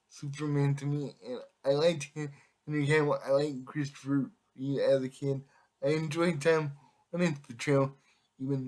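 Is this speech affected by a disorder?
Yes: cerebral palsy; able to speak.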